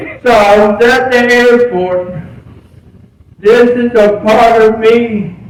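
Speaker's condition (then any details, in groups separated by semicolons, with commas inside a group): Cerebral palsy; present from birth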